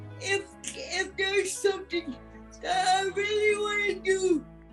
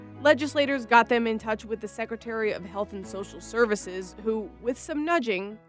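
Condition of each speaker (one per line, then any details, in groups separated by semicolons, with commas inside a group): Cerebral palsy; from birth, premature, oxygen loss to brain, unable to walk
No condition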